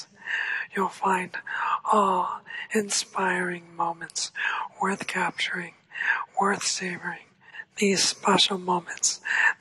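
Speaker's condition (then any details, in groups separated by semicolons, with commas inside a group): ALS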